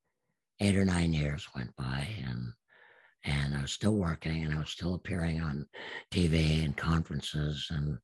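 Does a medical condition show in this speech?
Yes: absent vocal cords; still practices speaking.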